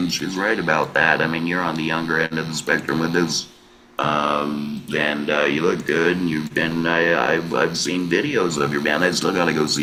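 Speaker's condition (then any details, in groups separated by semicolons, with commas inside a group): Laryngectomy, electrolarynx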